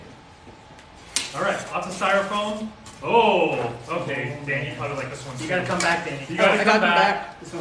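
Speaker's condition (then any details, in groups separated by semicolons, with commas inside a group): No condition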